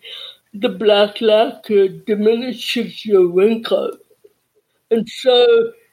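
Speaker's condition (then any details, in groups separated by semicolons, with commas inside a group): Deafness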